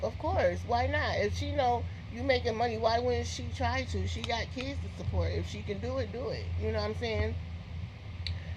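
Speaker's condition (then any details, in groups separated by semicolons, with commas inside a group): No condition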